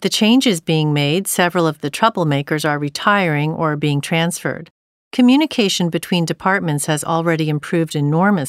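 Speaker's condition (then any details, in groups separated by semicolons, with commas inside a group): No condition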